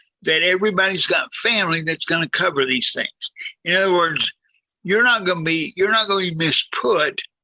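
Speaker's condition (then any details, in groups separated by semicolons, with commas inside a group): Cerebral palsy, severe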